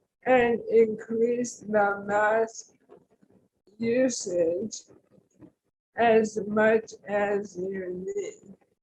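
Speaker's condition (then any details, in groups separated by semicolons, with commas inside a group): ALS; tracheostomy; arms do not work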